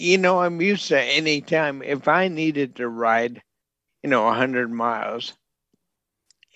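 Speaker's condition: Bulbar onset ALS; bulbar onset Lou Gehrig's disease, neurological, affects nerves and muscles, mouth, nose, throat first, then hands; progressing, hands slow, walking and running harder, outwardly looks unaffected; severely impaired, very slow, likened to elderly drunk man, calls self unable to talk

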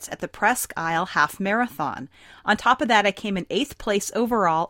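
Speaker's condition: No condition

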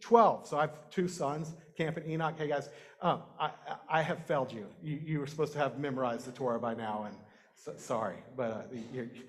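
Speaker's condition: No condition

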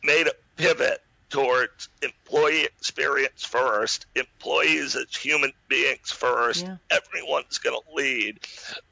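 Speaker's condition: Spasmodic dysphonia; voice weakened, voice lost at onset, onset described as very painful

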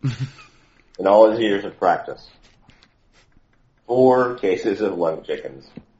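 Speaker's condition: No condition

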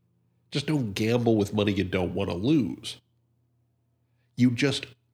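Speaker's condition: No condition

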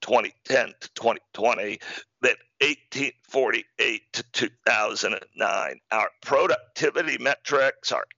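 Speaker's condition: Spasmodic dysphonia; rare neurological speaking disorder, considered incurable, partial loss of voice; communicating difficult, hard to talk, voice sounds a bit unique but fully understandable

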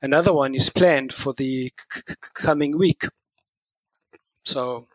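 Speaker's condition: Stuttering; formerly avoided speaking, great difficulty communicating during army years; works on stuttering through acceptance, awareness and mindfulness, tries to speak despite fear; initial sound repetitions, word repetitions, frequent um fillers; repeated sounds, blocks

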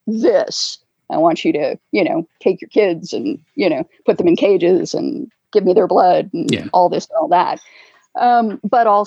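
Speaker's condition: No condition

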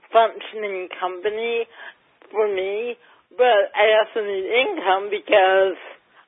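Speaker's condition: Cerebral palsy, mild; mildly affects speech

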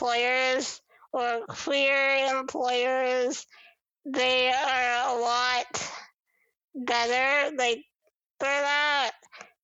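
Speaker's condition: Spinal muscular atrophy; lifelong

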